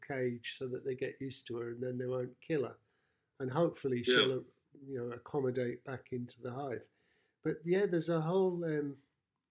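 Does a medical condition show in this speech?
No.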